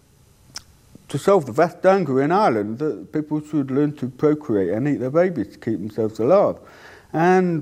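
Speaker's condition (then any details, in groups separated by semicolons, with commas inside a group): Deafness; cannot hear own voice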